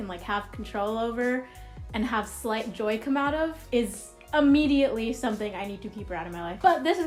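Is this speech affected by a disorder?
No.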